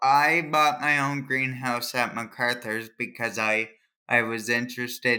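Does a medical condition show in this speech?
Yes: cerebral palsy; plant work at MacArthur's nursery as therapy for hand movements and writing.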